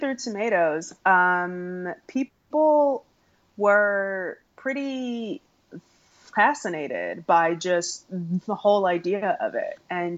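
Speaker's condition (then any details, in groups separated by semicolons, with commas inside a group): Stuttering; stuttering since around age 3, past speech therapy, largely stopped talking for about 5 years; formerly hid stuttering by switching words, deep breaths, fillers like ums and ahs, avoided talking; repeated sounds, prolonged sounds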